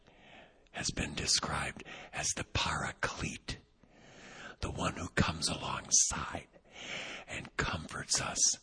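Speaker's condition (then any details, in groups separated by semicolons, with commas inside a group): Vocal cord paralysis, unilateral; one vocal cord paralyzed, about 6 weeks; awaiting surgery in about a month, plastic shim to move paralyzed cord, previously repeated injections; voice not yet back, audibly affected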